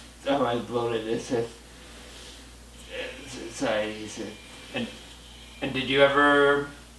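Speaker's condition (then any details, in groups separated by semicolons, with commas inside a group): Muscular dystrophy, Duchenne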